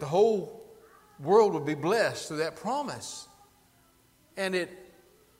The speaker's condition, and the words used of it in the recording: No condition.